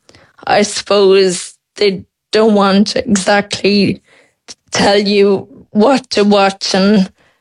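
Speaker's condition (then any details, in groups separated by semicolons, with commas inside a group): Friedreich's ataxia; speech expected to disappear within years, synthetic voice expected, swallowing to worsen needing thickeners, possible ventilator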